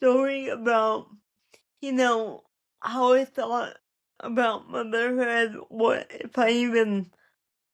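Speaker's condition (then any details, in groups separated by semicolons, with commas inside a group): Cerebral palsy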